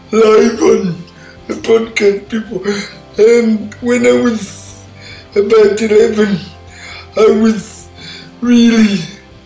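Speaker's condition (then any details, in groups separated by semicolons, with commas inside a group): Cerebral palsy; all four limbs affected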